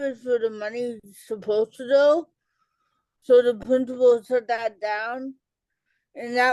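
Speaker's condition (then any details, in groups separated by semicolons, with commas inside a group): Cerebral palsy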